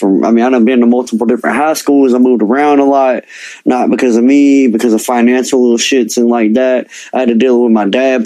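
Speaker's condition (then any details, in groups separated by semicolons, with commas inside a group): Cleft lip and palate; present from birth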